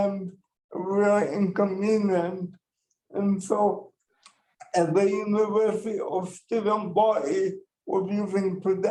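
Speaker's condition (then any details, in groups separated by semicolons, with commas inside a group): Cerebral palsy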